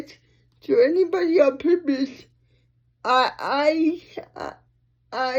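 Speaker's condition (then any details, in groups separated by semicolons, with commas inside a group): Cerebral palsy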